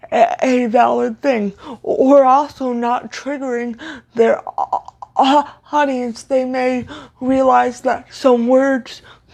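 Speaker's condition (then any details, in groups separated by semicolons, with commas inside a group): Cerebral palsy, severe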